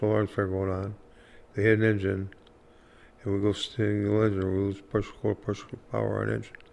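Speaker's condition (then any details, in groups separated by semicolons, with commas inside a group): Parkinson's; hard time walking and talking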